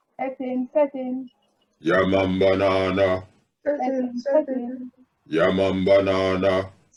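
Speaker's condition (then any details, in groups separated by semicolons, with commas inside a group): No condition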